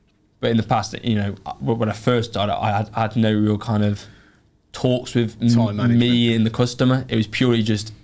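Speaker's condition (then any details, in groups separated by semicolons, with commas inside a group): Stutter; sudden onset at age 5, woke one morning unable to speak, saw doctor, speech therapy; still has stutter; repeated sounds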